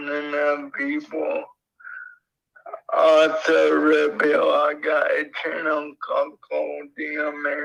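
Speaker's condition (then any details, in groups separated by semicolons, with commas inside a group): Cerebral palsy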